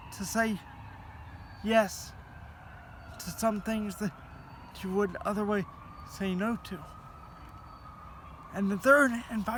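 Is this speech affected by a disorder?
Yes: cerebral palsy.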